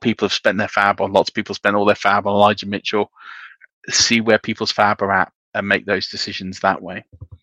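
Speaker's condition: No condition

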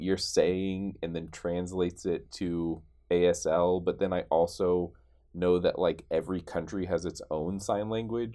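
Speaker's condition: No condition

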